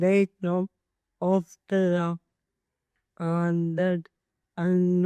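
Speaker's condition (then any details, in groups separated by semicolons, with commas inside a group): Amyotrophic lateral sclerosis; abnormal gait, gross and fine motor impairment; diagnosed at 21, about 9 years, progressively worsening; slurred slow speech, eating and drinking difficulties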